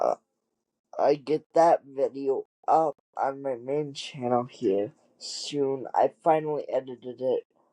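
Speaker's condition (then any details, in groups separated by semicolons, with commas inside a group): Cerebral palsy; wheelchair user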